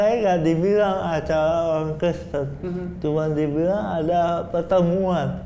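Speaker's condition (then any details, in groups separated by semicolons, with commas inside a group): Cerebral palsy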